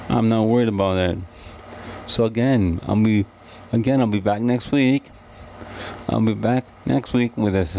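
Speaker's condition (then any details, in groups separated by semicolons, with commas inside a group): Cerebral palsy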